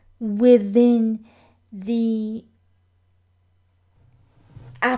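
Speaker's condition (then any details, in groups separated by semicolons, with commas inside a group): Cerebral palsy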